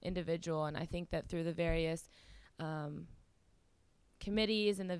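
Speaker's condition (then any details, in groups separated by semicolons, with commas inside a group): No condition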